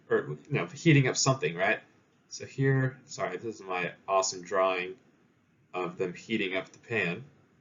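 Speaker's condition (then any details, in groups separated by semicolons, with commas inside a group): No condition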